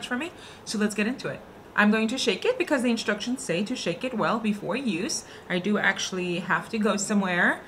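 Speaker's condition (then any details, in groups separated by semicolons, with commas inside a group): No condition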